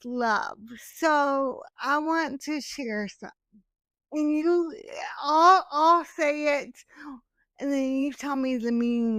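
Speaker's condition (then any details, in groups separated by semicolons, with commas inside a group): Cerebral palsy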